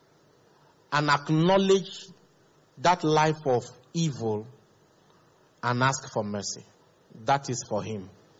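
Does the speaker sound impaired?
No.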